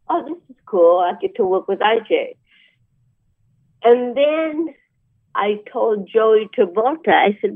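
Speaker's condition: Cerebral palsy; about 63 years old

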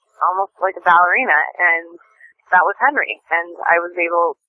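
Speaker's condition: No condition

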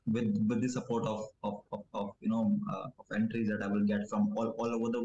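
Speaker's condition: Stammering; began around age 10, linked to drinking, violent, abusive father at home; no speech therapy, no fluency techniques used; very few stutters in interview, stutter hardly observed, improving, used to stammer more in English; repeated words, prolonged sounds

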